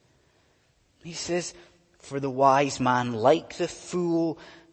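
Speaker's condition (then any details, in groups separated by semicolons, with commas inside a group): No condition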